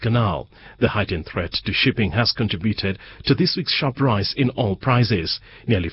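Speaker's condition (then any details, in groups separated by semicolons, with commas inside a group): No condition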